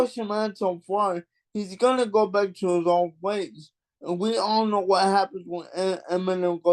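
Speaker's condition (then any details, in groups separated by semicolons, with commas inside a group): Cerebral palsy; mild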